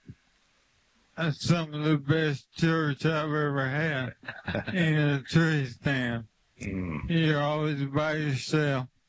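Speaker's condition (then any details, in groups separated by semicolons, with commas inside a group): ALS; limb onset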